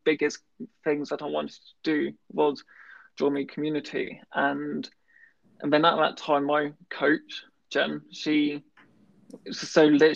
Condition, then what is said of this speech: Stuttering. I think I re-watched it earlier, and up until you mentioned it in that video, I wouldn't have noticed.